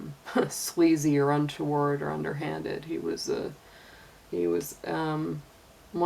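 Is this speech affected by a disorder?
No.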